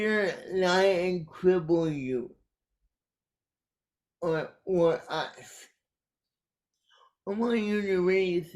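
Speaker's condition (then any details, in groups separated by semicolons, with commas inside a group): Cerebral palsy; caused by brainstem aneurysm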